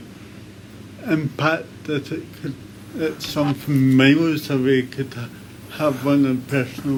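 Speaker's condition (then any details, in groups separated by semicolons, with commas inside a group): Cerebral palsy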